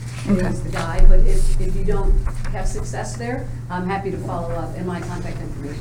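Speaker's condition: No condition

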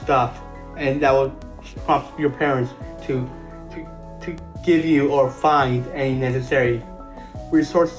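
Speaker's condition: Down syndrome; genetic, third copy of chromosome 21

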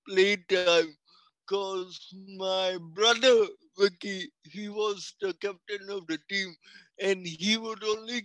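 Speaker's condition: Cerebral palsy; speech affected

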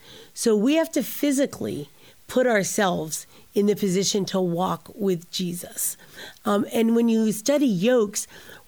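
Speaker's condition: No condition

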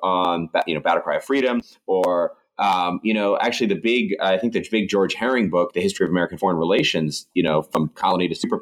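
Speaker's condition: No condition

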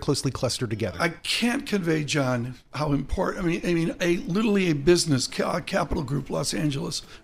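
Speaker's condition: No condition

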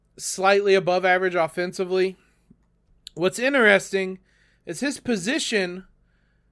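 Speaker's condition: No condition

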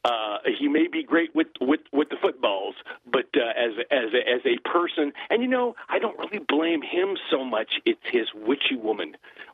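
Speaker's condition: Stutter; much helped by navy service needing clear talk over sound-powered phones and announcements; constantly self-editing, brain moves faster than lips and tongue; repeated words

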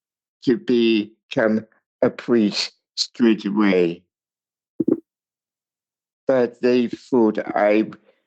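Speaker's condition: Cerebral palsy; speech impairment

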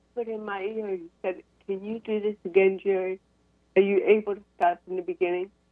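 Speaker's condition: Cerebral palsy; titanium neck limits looking up

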